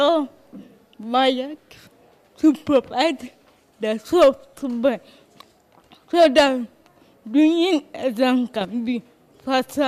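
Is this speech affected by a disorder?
Yes: cerebral palsy; diagnosed at age six.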